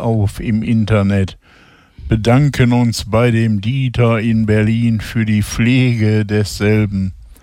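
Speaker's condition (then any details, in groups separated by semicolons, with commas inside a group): No condition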